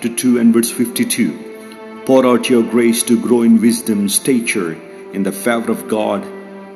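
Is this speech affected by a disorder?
No.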